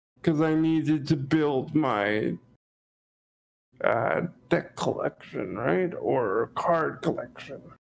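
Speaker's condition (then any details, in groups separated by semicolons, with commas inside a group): Cerebral palsy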